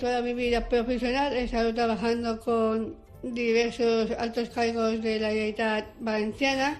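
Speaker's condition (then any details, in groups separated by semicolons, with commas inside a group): Down syndrome; genetic disorder, aged 35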